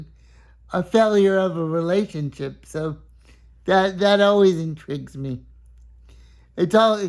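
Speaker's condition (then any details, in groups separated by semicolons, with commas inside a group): Cerebral palsy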